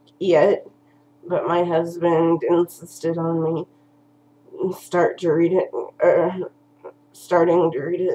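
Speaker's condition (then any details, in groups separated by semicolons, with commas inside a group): Cerebral palsy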